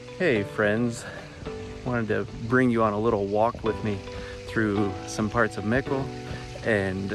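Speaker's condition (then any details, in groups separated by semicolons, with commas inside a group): No condition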